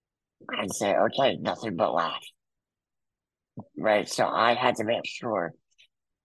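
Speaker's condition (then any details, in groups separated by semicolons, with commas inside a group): Muscular dystrophy; congenital, wheelchair user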